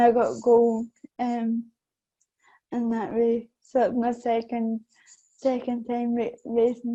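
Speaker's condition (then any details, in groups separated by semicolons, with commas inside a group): Cerebral palsy; affects balance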